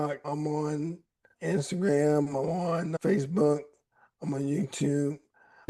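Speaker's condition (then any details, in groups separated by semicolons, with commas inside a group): ALS; onset in hands with cramping; voice raspy at times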